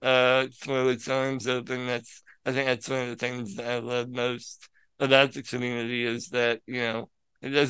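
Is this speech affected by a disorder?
Yes: spinal muscular atrophy; from birth, paralyzed neck down, full sensation, overnight breathing machine, hospital bed, wheelchair, parents as caregivers; controls computer with mouth, father usually assists at live play, cannot sit outside wheelchair, cannot fly; can be a little difficult to understand at times.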